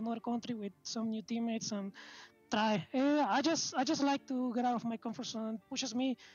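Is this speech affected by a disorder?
No.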